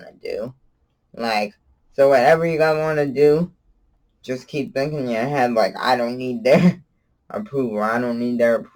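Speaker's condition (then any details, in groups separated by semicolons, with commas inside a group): Cerebral palsy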